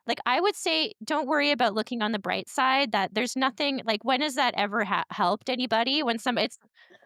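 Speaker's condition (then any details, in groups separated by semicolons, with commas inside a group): No condition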